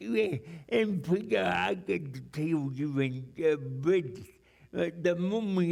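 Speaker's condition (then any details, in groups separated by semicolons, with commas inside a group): Cerebral palsy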